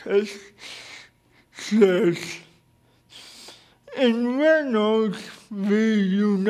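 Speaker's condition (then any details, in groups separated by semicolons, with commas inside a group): Cerebral palsy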